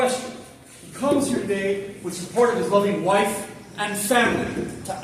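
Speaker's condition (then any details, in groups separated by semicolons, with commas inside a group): No condition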